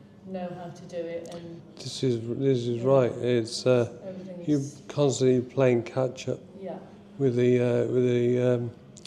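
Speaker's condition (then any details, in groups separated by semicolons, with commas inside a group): Motor neurone disease (ALS); progressing quickly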